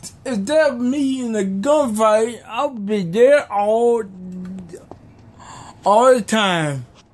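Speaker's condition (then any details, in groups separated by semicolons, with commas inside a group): Cerebral palsy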